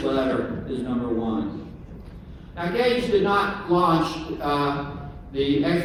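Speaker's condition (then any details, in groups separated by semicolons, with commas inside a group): No condition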